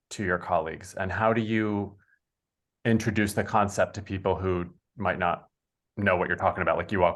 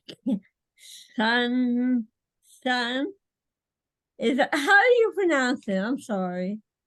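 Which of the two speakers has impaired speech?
The second: cerebral palsy; mainly small motor coordination; speech and movement visibly affected.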